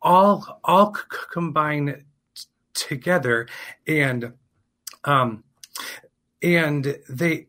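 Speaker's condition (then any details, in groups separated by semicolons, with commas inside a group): Stuttering, persistent developmental; childhood-onset stuttering, began around age three, persisted into adulthood, received speech therapy; stutters openly, comfortable stuttering openly; repeated words, prolonged sounds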